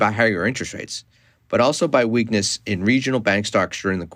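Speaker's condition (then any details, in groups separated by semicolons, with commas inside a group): No condition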